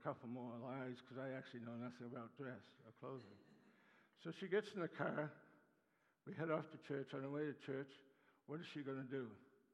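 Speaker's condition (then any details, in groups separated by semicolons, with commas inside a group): Parkinson's disease; Parkinson's attacks muscles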